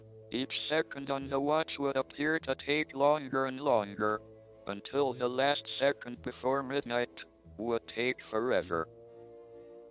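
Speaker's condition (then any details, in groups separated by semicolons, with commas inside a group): ALS, speech-generating device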